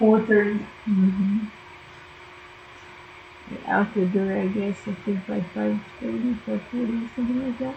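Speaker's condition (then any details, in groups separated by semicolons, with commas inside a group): Cerebral palsy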